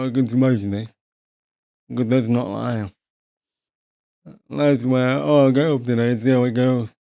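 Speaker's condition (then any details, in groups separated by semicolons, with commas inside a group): Paralysis after childhood accident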